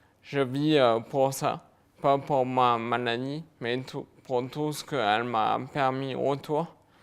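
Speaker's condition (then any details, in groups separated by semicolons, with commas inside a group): Multiple sclerosis; fatigue, lower limbs affected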